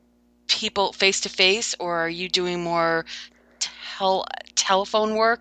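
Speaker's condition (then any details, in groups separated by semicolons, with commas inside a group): Stuttering; stuttering since age five, covert for most of life after early criticism from father and teacher; still stutters; hid stuttering, avoided speaking situations, did not speak up in class; repeated sounds, blocks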